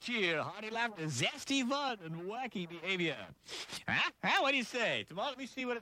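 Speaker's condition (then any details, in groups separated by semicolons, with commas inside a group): No condition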